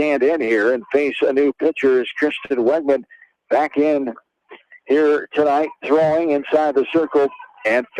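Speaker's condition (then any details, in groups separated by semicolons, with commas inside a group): No condition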